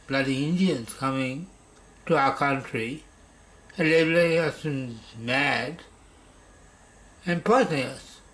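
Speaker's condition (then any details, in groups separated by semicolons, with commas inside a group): Parkinson's disease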